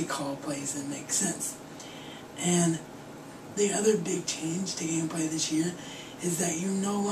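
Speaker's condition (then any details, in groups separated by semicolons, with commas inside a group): Cerebral palsy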